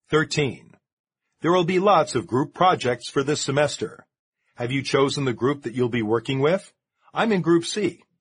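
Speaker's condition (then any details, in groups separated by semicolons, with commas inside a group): No condition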